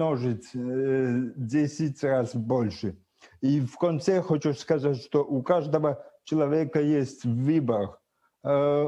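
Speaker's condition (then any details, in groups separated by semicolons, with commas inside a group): Cerebral palsy; initially unintelligible speech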